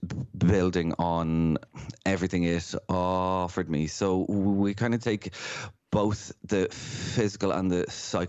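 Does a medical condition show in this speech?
Yes: stammer; stammer since first speaking, overt open struggle then covert, worsened during journalism degree at DCU, childhood speech therapy with short-term gains; instructor on peer-led McGuire Programme Ireland, uses costal breathing technique; formerly avoided trigger words and situations, used tricks to seem fluent, fear-driven blocks; here prolonged sounds, blocks.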